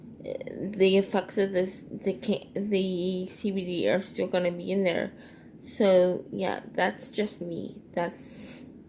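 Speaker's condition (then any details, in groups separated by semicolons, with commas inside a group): Cerebral palsy, triplegia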